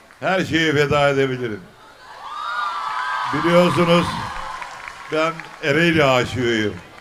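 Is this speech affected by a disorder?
No.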